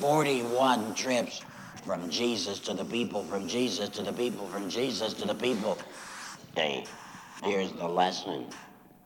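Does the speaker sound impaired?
Yes: laryngectomy after throat cancer, voice prosthesis; altered tone of voice joked about.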